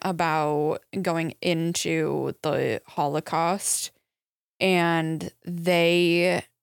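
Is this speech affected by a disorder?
Yes: aphasia; stroke at 14 during swimming sectionals, head surgery, AFO leg brace, Drive-On program, car pedals switched; aphasia persists, improved from severe, carries card stating stroke and aphasia; severe aphasia after stroke, initially totally mute, unable to speak, read or write.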